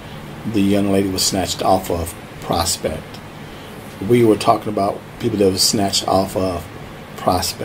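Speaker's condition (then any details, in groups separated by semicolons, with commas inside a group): No condition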